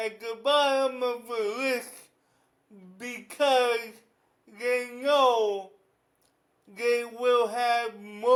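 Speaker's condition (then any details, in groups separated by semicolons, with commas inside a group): Cerebral palsy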